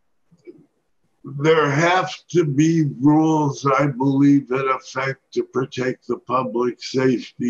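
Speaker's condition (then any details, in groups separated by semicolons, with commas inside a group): Parkinson's disease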